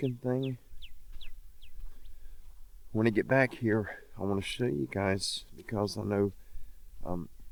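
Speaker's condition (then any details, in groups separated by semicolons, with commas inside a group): No condition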